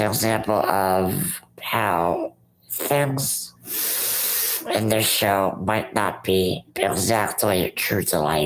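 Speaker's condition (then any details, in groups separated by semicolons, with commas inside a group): Rare muscular dystrophy; Ullrich congenital muscular dystrophy, very rare form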